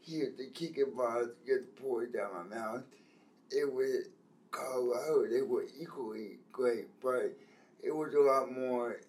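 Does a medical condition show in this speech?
Yes: cerebral palsy with spastic quadriplegia; spastic quadriplegia from birth.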